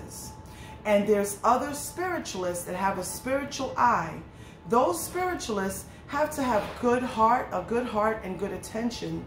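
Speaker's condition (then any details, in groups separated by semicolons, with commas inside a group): No condition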